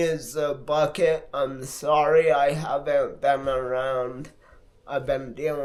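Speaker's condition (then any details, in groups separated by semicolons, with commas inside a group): Multiple sclerosis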